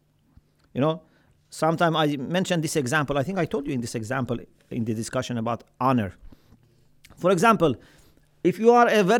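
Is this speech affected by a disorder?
No.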